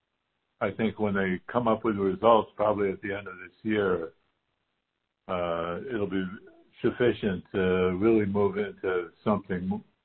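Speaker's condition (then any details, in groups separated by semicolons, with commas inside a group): Parkinson's disease; stem cell infusions in Houston, infusions finished, assessment due in september; participating in phase two clinical trial of new innovative therapy, travels to Houston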